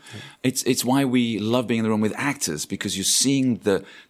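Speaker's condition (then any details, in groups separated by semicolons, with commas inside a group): No condition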